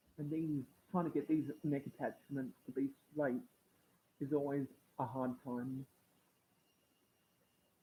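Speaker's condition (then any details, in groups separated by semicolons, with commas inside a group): No condition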